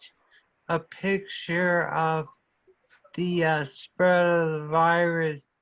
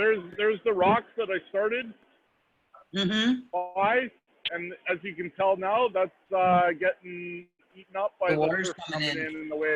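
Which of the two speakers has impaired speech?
The first: multiple sclerosis; primary progressive; early relapses, low-dose chemotherapy-type treatment.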